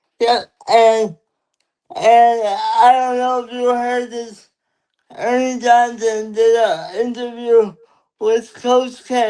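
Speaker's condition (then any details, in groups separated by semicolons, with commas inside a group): Cerebral palsy; lifelong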